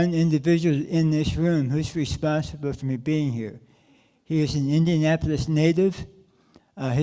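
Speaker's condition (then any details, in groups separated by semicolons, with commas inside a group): Stage 4 tongue cancer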